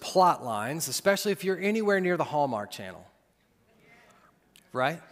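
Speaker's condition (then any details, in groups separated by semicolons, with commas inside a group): No condition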